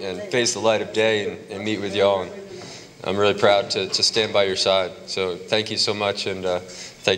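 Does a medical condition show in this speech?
No.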